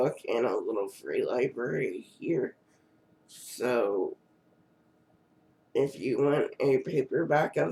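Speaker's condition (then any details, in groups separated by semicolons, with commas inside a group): Cerebral palsy; first word not said quite right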